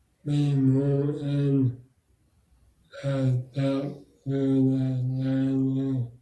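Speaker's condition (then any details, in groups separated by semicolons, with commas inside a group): Bulbar and upper limb MND, bulbar onset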